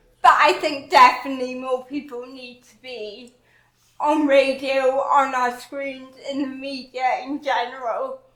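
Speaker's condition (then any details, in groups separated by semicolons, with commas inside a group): Cerebral palsy; talks differently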